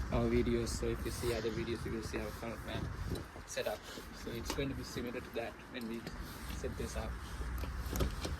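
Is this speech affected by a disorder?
No.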